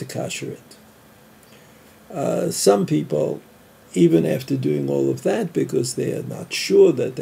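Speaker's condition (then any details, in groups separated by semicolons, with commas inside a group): No condition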